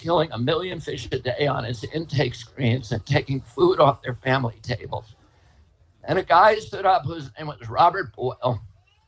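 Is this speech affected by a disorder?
Yes: spasmodic dystonia; spasmodic dystonia onset at age 42, attributed by speaker to yearly flu vaccine, Pace law school infirmary; voice trembles, formerly very strong voice.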